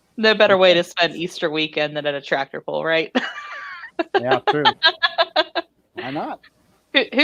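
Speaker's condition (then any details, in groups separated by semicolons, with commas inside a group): No condition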